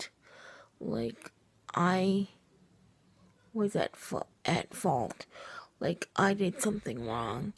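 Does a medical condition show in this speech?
Yes: cerebral palsy, triplegia.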